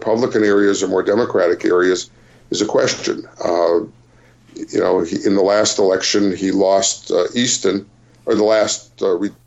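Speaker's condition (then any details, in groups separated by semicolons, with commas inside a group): No condition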